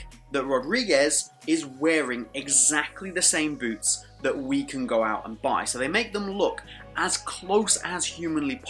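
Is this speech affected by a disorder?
No.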